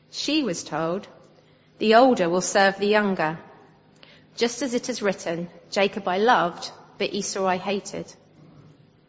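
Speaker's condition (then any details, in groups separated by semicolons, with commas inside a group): No condition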